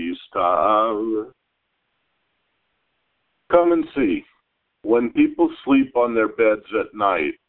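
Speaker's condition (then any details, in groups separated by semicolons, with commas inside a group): No condition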